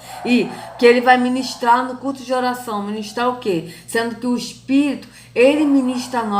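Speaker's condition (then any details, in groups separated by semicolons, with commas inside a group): No condition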